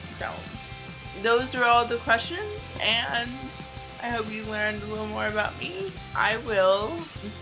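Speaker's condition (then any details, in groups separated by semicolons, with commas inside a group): Cerebral palsy, mild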